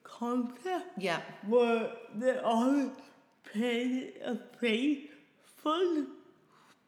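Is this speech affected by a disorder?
Yes: cerebral palsy; past speech therapy with recorded playback, lost speech six days in Tasmania, returned gradually; daily speech difficulty, hears own speech differently from listeners.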